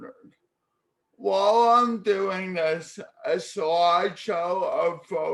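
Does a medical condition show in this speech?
Yes: cerebral palsy; speech therapy in childhood.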